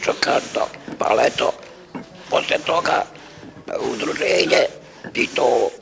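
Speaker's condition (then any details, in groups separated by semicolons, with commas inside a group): Laryngectomy; laryngeal cancer, total laryngectomy, breathing through neck stoma; speaking again after speech therapy at clinic; natural voice lost, unable to speak after surgery, relearned speech with speech therapist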